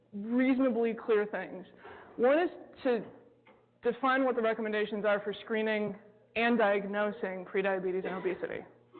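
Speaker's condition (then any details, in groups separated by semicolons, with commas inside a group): No condition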